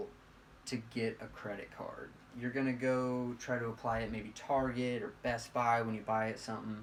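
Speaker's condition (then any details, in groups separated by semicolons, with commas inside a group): No condition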